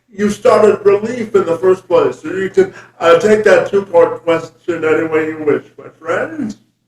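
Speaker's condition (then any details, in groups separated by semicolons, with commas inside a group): Cerebral palsy; from birth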